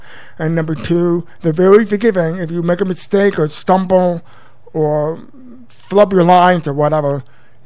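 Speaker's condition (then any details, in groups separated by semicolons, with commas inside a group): Profound deafness since birth; congenital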